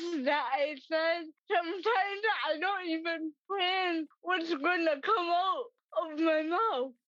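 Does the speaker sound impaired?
Yes: cerebral palsy; no longer takes medication, treated at age 8, arms opened up lately, slow typing, extra exam time.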